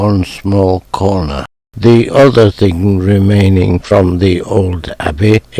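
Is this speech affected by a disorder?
Yes: motor neuron disease.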